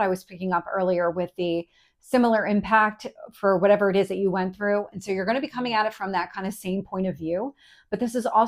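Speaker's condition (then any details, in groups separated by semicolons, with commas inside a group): No condition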